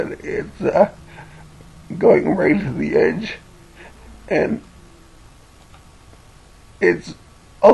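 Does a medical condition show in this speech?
Yes: cerebellar ataxia from brain tumour.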